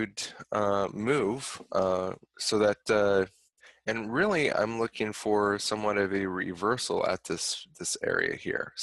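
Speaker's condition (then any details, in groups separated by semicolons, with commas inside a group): No condition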